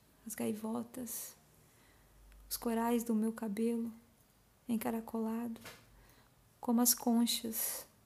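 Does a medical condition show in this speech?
No.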